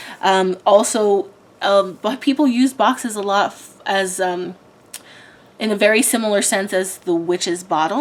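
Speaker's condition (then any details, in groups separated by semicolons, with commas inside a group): No condition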